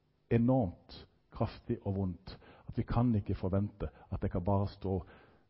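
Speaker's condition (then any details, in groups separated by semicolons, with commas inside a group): No condition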